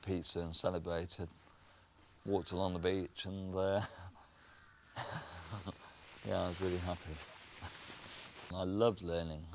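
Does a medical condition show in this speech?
Yes: cerebral palsy; bad wobble since childhood; speech defect since childhood.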